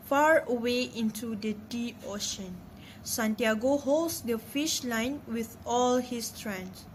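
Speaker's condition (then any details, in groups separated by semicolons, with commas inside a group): No condition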